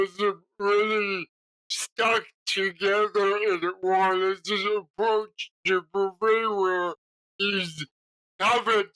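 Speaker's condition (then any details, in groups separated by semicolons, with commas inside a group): Cerebral palsy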